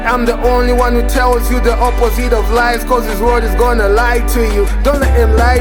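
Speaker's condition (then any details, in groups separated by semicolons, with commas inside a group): No condition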